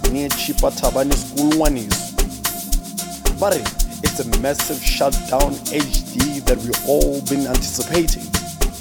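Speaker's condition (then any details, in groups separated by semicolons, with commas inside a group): No condition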